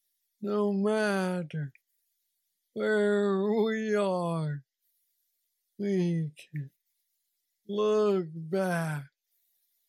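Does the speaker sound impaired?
Yes: Parkinson's disease; young onset at 35, neurostimulator brain implant after 2 years, works like brain pacemaker; about 9 years since diagnosis, most aggressive form, still progressing, no plateau, mobility struggles.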